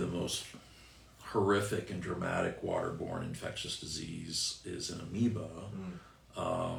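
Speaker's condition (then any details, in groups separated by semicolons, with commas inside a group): No condition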